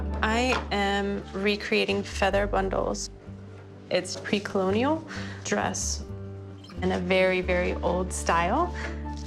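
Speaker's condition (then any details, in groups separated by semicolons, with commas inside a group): No condition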